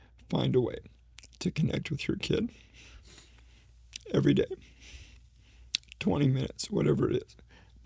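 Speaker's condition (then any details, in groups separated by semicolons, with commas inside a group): ALS; slowly progressing form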